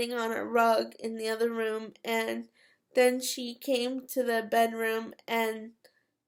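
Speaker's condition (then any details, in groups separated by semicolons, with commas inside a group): Cerebral palsy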